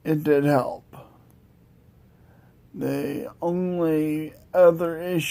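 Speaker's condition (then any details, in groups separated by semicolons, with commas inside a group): Multiple sclerosis; wheelchair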